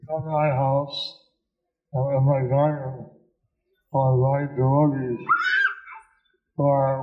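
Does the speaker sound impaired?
Yes: stroke with facial paralysis; half of face paralyzed; hard to understand for unfamiliar listeners, Deva Madhava repeats speech aloud.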